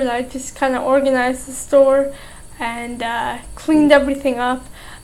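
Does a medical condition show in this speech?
Yes: cerebral palsy, mild.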